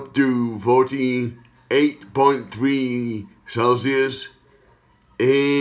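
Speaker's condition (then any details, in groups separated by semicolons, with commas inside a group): Acquired brain injury, ataxia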